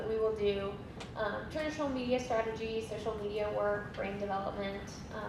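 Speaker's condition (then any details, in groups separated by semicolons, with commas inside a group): No condition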